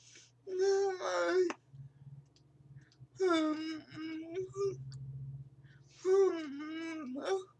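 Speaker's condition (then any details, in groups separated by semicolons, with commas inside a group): Cerebral palsy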